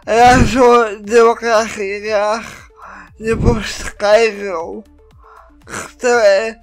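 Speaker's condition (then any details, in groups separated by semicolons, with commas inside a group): Cerebral palsy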